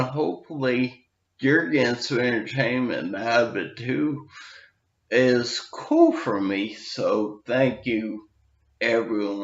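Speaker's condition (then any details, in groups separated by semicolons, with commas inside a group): Brain injury with dysarthria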